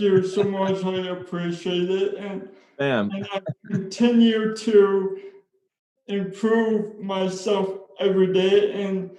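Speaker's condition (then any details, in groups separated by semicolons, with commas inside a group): Spastic cerebral palsy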